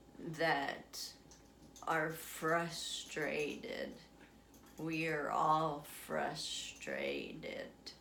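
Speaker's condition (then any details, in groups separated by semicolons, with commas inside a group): Essential tremor; affects legs as well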